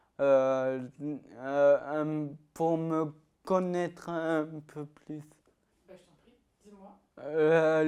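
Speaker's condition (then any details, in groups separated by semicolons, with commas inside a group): Ataxia-telangiectasia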